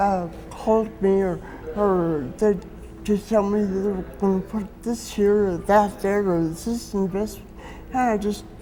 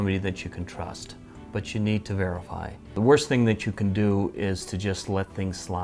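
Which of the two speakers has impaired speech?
The first: cerebral palsy; 65 years with condition, assisted living.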